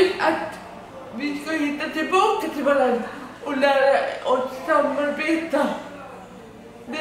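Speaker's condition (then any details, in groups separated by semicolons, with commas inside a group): Dyskinetic cerebral palsy; dyskinetic form, severe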